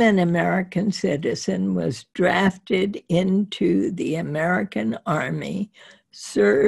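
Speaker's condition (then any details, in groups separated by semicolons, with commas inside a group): Spasmodic dysphonia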